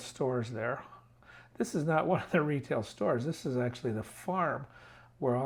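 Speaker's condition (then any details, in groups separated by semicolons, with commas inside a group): No condition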